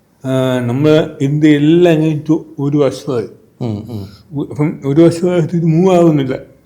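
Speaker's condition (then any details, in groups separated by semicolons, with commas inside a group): Cerebral palsy; from birth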